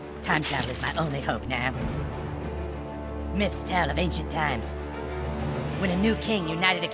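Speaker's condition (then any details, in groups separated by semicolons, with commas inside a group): No condition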